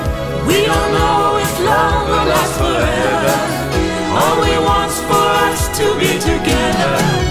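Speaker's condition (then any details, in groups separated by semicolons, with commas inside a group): No condition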